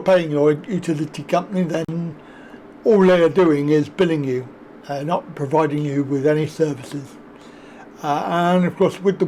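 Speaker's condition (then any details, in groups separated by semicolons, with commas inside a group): Cerebral palsy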